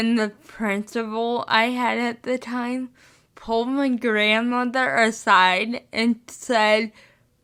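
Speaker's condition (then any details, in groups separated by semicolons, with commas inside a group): Spastic cerebral palsy, mixed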